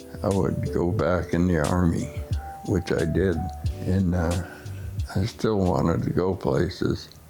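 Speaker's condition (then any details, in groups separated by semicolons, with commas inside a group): Essential tremor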